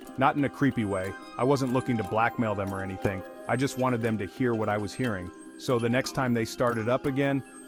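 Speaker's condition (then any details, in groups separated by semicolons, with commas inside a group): No condition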